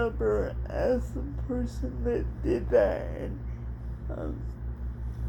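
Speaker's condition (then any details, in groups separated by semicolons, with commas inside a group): Cerebral palsy; speech somewhat affected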